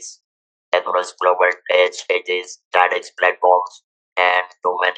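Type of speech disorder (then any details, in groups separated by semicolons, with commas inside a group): Electrolarynx speech; throat cancer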